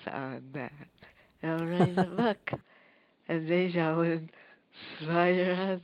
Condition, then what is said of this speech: Dystonia. A mute button. Well, we're glad to hear you talking here today on the podcast.